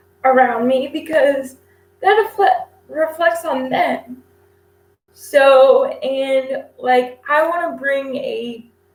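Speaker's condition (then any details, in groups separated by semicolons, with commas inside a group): Cerebral palsy; infant ventilator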